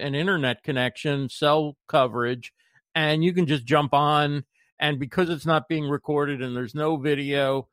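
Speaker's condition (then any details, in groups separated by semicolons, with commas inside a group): No condition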